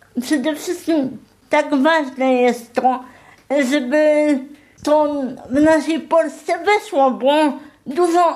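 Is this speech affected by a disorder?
Yes: spastic quadriplegic cerebral palsy; from birth, wheelchair user since birth; moves only when pushed in wheelchair by another person, relies on personal assistants incl. patrycja nieckarz.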